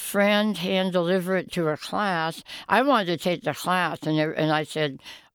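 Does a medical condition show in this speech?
Yes: oral cancer, half tongue removed, partial glossectomy; oral cancer under tongue, recurred as golf-ball tumor, half tongue and part jaw removed, radiation; survivor, about 25 years since diagnosis, failed hip graft, jaw bar loosened and removed.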